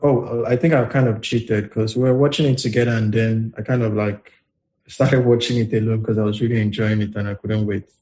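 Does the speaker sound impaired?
No.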